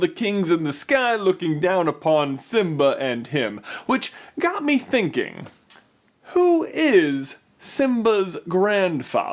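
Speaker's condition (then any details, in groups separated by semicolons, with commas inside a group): No condition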